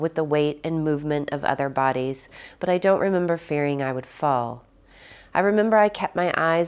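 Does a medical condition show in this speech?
No.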